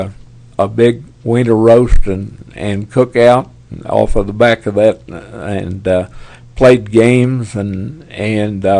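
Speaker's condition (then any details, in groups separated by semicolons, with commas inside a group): Parkinson's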